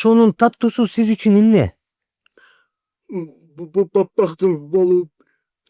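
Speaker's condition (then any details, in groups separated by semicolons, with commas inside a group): Cerebral palsy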